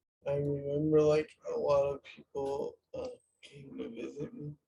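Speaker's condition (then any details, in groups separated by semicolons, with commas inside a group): Cerebral palsy; caused by brain bleed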